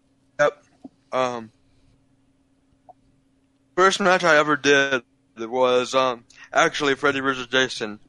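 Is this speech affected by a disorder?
Yes: cerebral palsy; physical only, present from birth, born prematurely.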